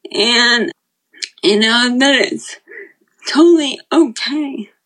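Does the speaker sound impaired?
Yes: Friedreich's ataxia; rare debilitating neuromuscular disorder, signs from about age 12 with scoliosis, genetically confirmed at 22; progressive, degenerative, moved from walking to walker to wheelchair, uses wheelchair; communication becoming more challenging as disease progresses.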